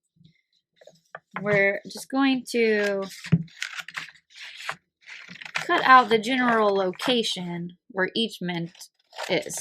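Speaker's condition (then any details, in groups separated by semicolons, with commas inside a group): No condition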